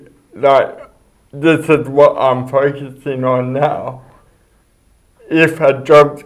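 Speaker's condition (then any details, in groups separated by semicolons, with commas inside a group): Cerebral palsy; affects walking, coordination, speech; can walk; speech impediment, noticeable voice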